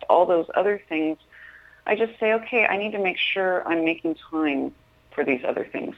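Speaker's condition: No condition

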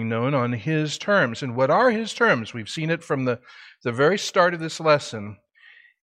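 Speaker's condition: No condition

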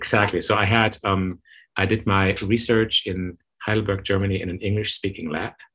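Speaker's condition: No condition

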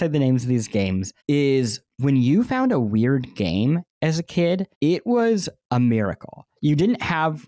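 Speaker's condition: Cleft lip and palate; congenital cleft lip and palate, surgeries most summers of childhood, bandaged, 2-3 months recovery each

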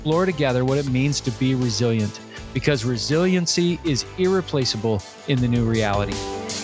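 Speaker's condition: No condition

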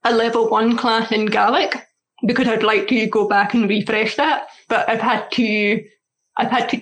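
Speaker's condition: Deafness; learning braille

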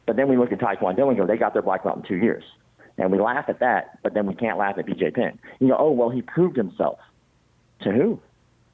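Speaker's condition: Cleft palate; congenital

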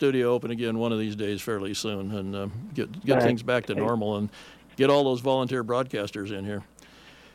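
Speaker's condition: No condition

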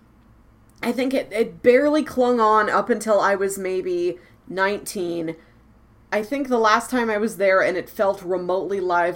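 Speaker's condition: No condition

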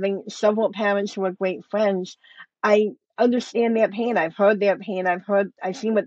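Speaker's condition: Cleft lip and palate; congenital

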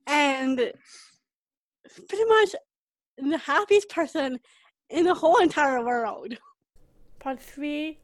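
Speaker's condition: Down syndrome; moyamoya, stroke, surgery by Dr. Smith at Boston Children's Hospital, another stroke; greatly recovered about 5 years after stroke and surgery; could not talk after stroke, speech and swallowing trouble after surgery, now speaking, progressed well

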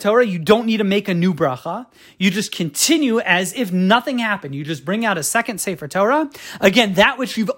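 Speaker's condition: No condition

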